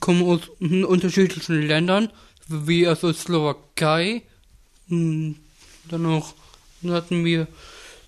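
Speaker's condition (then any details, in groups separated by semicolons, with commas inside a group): Down syndrome; trisomy 21, present from birth, physiotherapy from 5 weeks old, then motor therapy, later speech therapy; age 18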